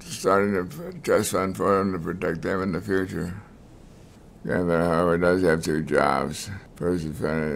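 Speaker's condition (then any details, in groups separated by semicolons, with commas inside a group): Multiple sclerosis; diagnosed decades ago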